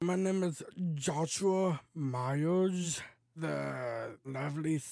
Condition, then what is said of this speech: Down syndrome. These stories, if you're not used to the way that the folks are speaking, may be difficult